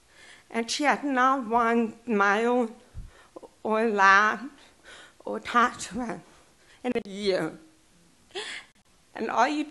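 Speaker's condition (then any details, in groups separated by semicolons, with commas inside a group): Deaf and hard of hearing; since childhood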